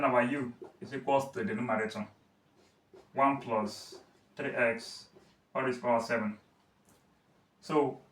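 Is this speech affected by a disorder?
No.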